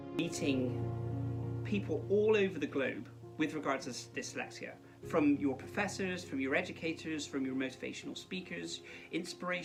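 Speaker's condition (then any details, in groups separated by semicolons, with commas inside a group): No condition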